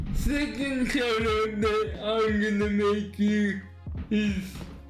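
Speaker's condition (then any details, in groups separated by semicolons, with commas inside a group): Cerebral palsy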